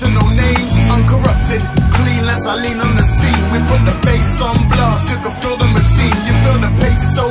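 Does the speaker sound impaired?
No.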